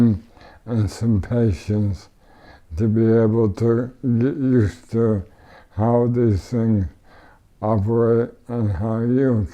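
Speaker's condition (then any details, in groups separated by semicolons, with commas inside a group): ALS; power wheelchair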